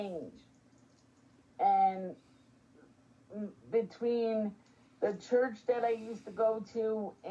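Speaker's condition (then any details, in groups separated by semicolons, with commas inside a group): Spastic quadriplegic cerebral palsy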